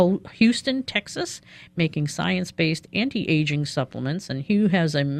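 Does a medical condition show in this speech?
No.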